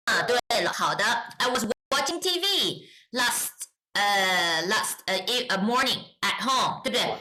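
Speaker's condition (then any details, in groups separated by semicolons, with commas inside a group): No condition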